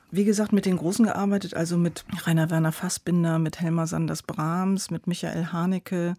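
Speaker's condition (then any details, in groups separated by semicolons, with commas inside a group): No condition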